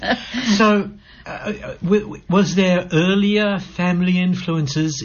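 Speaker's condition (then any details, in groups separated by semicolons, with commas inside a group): No condition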